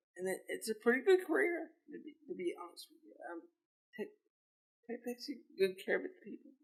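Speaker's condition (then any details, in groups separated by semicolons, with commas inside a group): Cerebral palsy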